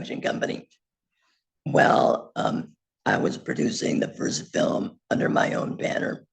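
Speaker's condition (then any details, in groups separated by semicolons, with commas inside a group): Laryngectomy; several years post surgery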